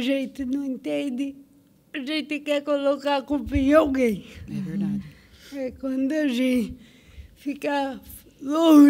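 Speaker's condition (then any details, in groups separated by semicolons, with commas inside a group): Cerebral palsy; from birth, medical negligence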